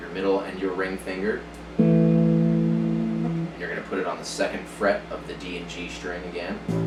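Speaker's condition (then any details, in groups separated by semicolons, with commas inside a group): No condition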